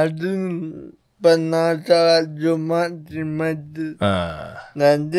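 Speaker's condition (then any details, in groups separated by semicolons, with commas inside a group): Cerebral palsy; speech may be hard to understand, friend translates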